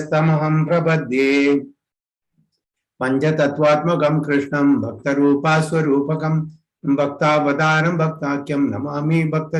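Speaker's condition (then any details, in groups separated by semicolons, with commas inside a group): No condition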